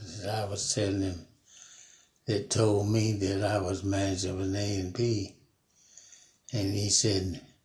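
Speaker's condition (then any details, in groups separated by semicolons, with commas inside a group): Parkinson's; about 5 years since onset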